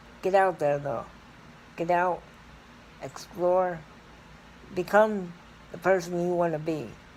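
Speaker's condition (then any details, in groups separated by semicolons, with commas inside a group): Cerebral palsy; scoliosis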